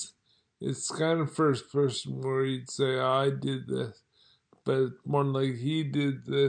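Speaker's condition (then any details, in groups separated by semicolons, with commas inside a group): Multiple sclerosis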